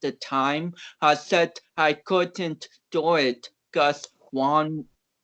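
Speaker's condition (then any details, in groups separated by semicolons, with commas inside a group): Cerebral palsy; shaky during lifts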